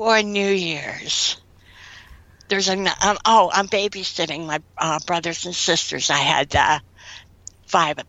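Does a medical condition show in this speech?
Yes: cleft lip and palate, severe.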